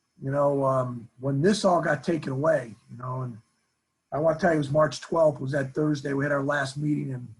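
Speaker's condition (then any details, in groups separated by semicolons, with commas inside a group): No condition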